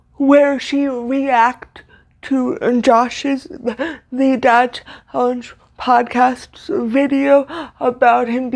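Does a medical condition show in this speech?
Yes: cerebral palsy, severe.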